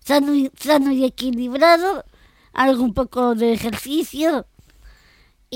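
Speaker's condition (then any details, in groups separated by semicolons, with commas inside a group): Down syndrome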